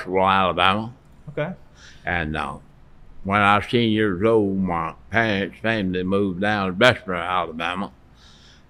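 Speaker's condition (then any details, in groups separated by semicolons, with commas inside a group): Parkinson's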